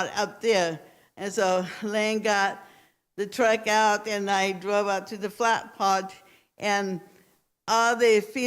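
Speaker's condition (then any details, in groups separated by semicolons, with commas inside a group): Cerebral palsy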